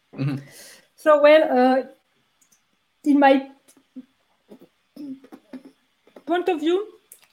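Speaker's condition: Stuttering; led to rejection from computer science master's program; blocks

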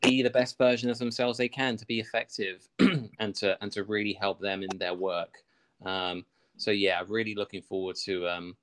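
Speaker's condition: No condition

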